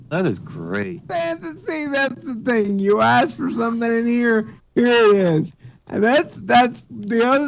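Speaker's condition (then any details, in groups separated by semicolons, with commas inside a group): Cerebral palsy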